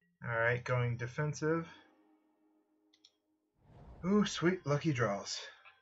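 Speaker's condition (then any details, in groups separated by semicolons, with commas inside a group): No condition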